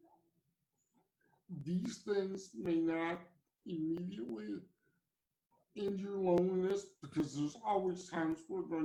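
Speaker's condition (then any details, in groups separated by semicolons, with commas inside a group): Cerebral palsy; from birth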